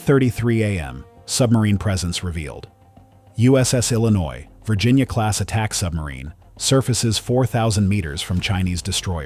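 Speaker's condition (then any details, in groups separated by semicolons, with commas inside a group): No condition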